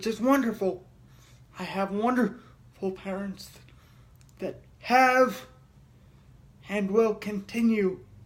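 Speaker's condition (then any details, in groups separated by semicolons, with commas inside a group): Cerebral palsy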